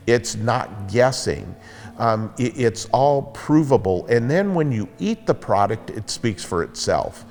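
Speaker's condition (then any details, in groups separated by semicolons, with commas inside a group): No condition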